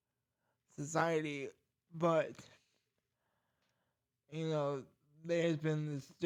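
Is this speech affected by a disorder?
Yes: cerebral palsy.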